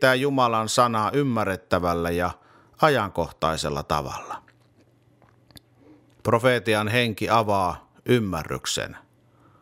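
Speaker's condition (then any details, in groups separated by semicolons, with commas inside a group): No condition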